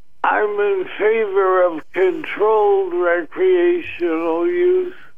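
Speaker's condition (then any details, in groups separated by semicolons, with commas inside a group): Parkinson's disease, mild; reduced neurotransmitters, possibly genetic and akron ohio tire factory water pollution; muscle stiffness, relieved by cannabis; slight difficulty in speaking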